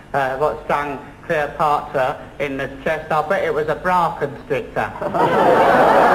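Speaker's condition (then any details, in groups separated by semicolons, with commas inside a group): No condition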